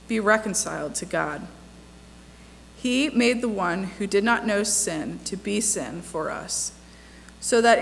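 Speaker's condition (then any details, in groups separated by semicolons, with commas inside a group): No condition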